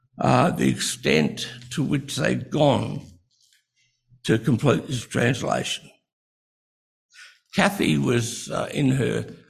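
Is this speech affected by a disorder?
Yes: breathing-related speech difficulty; a lot of trouble speaking from insufficient breathing.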